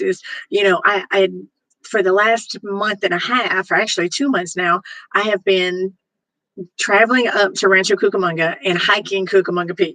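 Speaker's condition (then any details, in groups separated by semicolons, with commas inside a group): No condition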